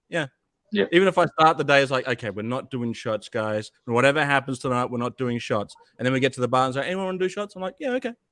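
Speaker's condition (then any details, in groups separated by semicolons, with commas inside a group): No condition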